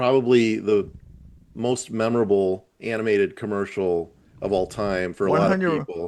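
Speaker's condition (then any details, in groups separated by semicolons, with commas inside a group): No condition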